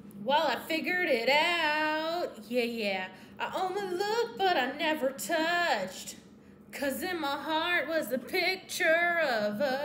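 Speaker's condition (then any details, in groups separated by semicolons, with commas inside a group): No condition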